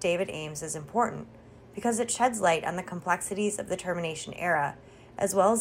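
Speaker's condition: No condition

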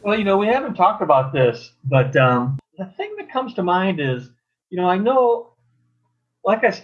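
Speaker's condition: No condition

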